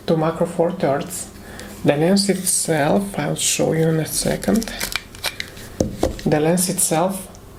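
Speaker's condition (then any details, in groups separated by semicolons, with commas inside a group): No condition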